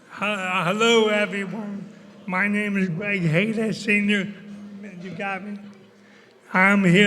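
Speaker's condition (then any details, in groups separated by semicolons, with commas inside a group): ALS; diagnosed about 17 years ago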